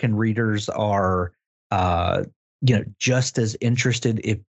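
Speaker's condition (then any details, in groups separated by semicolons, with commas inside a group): No condition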